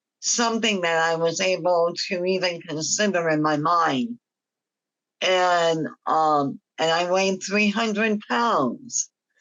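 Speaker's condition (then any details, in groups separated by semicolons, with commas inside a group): Myasthenia gravis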